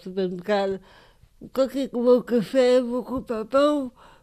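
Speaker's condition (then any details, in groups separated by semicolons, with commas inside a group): Cerebral palsy; from prolonged birth, not sitting at six months, hands not opening well, walked only at ten; electric wheelchair, largely independent, asks others to take money from wallet, music rehearsals at Associação de Paralisia Cerebral de Coimbra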